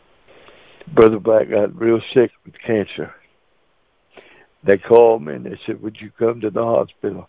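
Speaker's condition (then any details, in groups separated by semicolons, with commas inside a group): Cerebral palsy; wheelchair user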